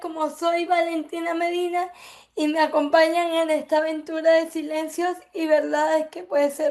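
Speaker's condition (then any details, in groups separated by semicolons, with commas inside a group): Cerebral palsy; affects speech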